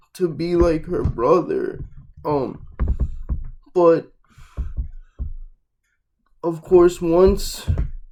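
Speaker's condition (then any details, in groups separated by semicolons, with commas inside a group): Cerebral palsy, mixed, mild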